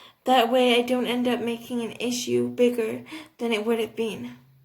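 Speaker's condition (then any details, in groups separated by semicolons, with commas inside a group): Cerebral palsy, athetoid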